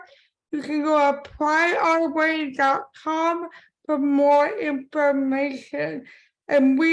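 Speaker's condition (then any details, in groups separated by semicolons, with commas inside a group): Cerebral palsy; impaired speech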